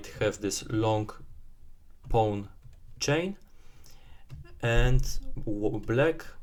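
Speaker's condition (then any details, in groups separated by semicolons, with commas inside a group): No condition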